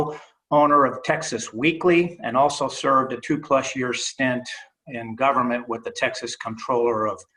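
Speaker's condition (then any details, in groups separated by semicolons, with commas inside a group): No condition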